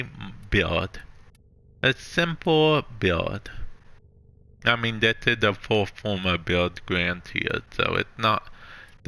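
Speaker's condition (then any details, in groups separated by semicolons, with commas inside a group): Cerebral palsy; affects speech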